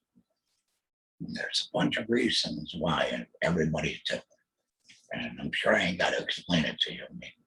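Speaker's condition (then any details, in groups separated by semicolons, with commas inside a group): Total laryngectomy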